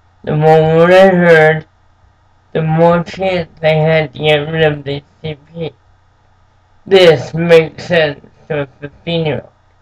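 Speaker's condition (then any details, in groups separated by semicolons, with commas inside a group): Cerebral palsy; present from birth, affects movement and speech; speaks slightly differently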